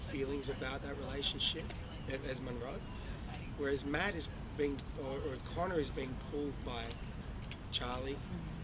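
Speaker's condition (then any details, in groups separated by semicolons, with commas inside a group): No condition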